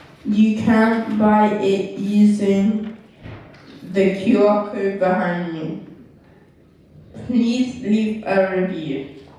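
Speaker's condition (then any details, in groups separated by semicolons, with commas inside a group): Cerebral palsy; left side weaker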